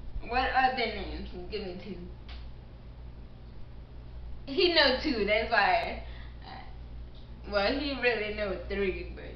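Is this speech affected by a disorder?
Yes: cerebral palsy; caused by birth stroke.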